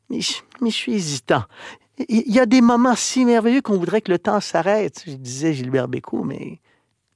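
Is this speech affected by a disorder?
No.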